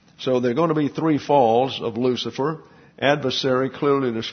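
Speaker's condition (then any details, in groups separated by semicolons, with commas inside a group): No condition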